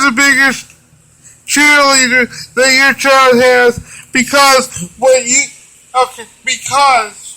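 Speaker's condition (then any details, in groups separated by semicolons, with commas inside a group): Cerebral palsy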